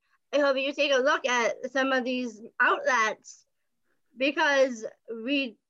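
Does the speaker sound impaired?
Yes: Down syndrome.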